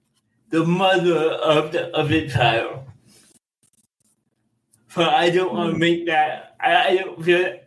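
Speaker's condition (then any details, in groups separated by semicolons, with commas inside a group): Cerebral palsy; school speaking device declined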